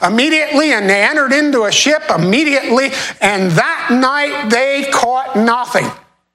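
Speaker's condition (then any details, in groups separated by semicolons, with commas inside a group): No condition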